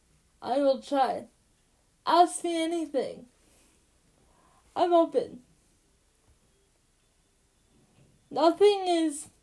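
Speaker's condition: Cerebral palsy; trouble getting words out, speaking only two words at a time

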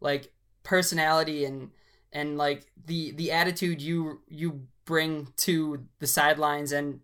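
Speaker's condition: No condition

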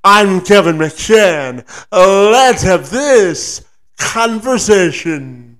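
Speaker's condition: Cerebral palsy, spastic quadriplegia

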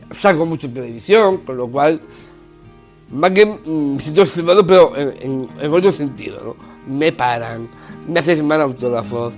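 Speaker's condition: Down syndrome; congenital, age 44

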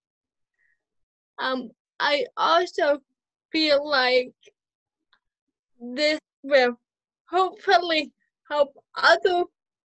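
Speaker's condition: Cerebral palsy, spastic quadriplegic, mild

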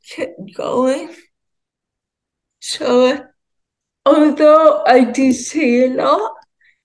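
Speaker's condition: Cerebral palsy, ataxia; walks short distances

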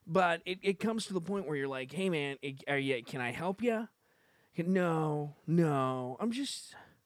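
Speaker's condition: No condition

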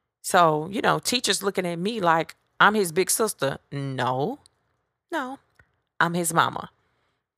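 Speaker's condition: No condition

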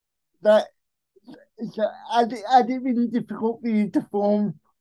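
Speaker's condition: Cerebral palsy; most severe type

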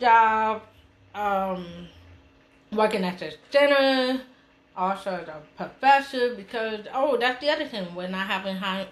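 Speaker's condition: Hearing loss; signs less fluently

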